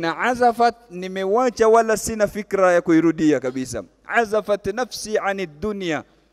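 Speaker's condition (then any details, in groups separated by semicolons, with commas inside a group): No condition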